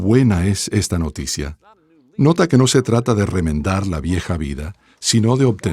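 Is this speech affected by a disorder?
No.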